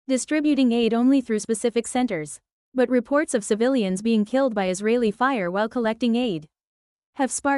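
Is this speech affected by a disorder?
No.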